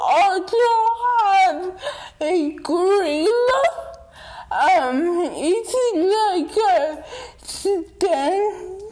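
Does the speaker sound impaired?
Yes: dystonia; brain damage sometimes in basal ganglia, lost control over body, nervous system affected, wheelchair user, hands affected; physical, occupational, speech therapy, therapeutic recreation at CRIT, Teletón USA, about 8 years, tires after therapy; takes deep breath and relaxes when tense to gain control, calms before able to speak.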